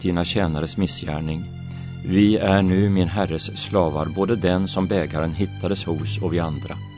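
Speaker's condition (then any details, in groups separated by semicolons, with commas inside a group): No condition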